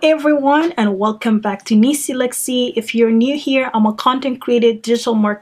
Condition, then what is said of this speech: No condition.